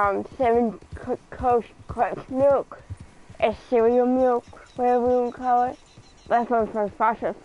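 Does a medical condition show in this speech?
Yes: cerebral palsy.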